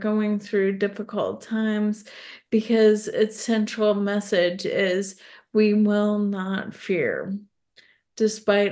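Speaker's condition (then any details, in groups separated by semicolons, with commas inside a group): ALS; tongue fasciculations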